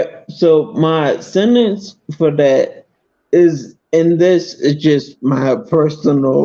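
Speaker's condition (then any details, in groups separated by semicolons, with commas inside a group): Multiple sclerosis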